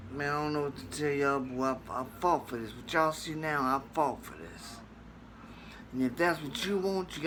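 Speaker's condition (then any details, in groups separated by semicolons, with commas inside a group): Traumatic brain injury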